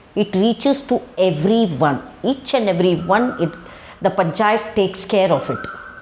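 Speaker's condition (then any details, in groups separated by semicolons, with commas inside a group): No condition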